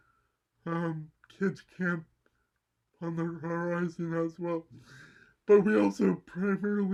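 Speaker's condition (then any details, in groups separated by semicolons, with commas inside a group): Cerebral palsy; mild left side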